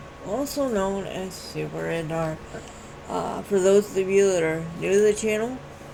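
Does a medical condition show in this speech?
Yes: cerebral palsy.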